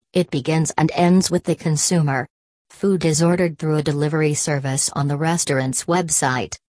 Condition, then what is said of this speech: None; typical speech.